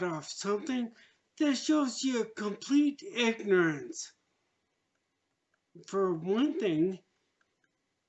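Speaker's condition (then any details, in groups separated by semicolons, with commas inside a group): Traumatic brain injury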